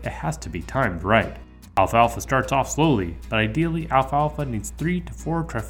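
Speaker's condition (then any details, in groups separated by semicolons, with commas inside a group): No condition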